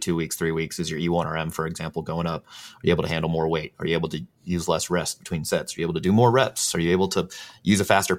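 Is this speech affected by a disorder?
No.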